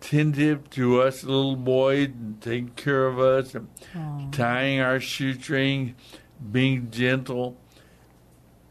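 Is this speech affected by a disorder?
Yes: hemorrhagic stroke; hemorrhagic stroke in basal ganglia, not a clot, right side of body paralyzed; talks funny, voice stressed tonight, speaks slowly and deliberately to be understood, daughter Stacy helps.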